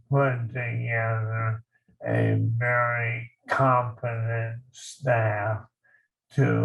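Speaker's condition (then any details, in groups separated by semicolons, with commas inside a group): ALS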